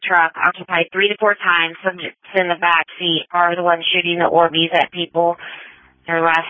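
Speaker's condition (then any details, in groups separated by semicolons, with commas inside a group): No condition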